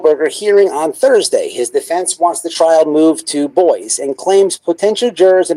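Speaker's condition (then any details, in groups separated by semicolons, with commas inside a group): No condition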